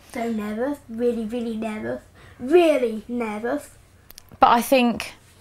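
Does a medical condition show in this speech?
Yes: cerebral palsy; premature birth, mainly legs, balance problems, leg stiffness; cannot walk unaided, physiotherapy, awaiting selective dorsal rhizotomy.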